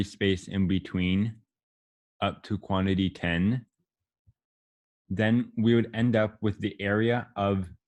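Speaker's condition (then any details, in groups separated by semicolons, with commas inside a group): No condition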